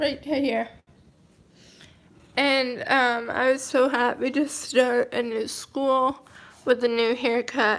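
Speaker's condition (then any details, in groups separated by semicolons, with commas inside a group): Cerebral palsy, mild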